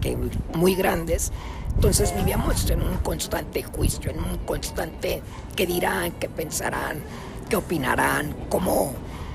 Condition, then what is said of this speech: Laryngectomy. Bueno, a mí me dio cáncer, por eso es la voz sexy que me escucha.